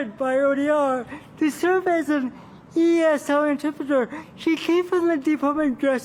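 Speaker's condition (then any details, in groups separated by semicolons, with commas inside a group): Cerebral palsy; from birth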